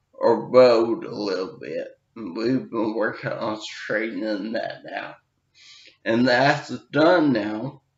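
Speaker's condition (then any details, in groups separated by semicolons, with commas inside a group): Brain injury with dysarthria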